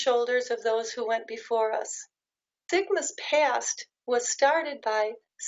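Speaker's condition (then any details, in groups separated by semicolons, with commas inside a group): No condition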